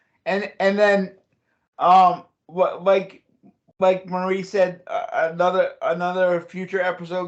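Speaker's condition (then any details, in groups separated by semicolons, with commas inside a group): Cerebral palsy; since childhood; chokes eating or drinking, very weak throat muscles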